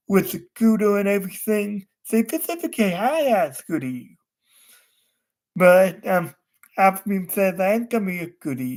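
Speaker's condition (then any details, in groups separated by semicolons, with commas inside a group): Cerebral palsy; wheelchair user, unable to walk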